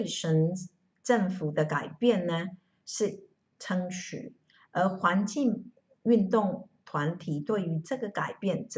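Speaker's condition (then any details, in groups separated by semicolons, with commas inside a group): No condition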